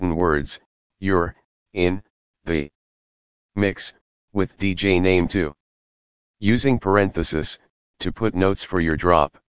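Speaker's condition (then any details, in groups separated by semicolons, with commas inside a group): No condition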